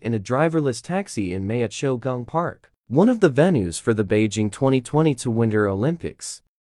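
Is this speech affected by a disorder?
No.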